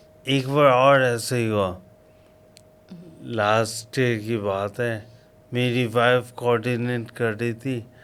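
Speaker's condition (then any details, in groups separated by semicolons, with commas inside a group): Coma after road accident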